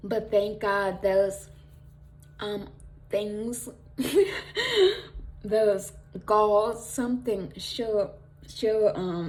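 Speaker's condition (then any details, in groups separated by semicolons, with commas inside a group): Traumatic brain injury; could not push out sound, ongoing speech muscle strengthening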